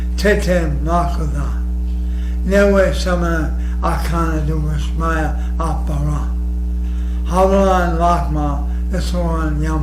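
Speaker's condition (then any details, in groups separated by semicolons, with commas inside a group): ALS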